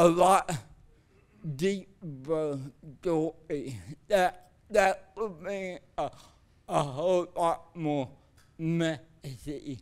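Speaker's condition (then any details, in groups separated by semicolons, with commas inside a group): Cerebral palsy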